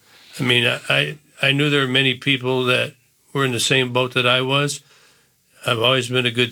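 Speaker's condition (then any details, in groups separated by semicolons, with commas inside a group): Parkinson's disease; first symptom hand cramping while still broadcasting, diagnosed about 11 years ago, progressive over years; once could not speak on live tv, diagnosed 2 days later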